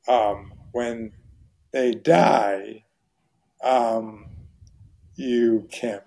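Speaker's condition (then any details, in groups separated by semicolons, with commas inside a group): ALS; voice very hoarse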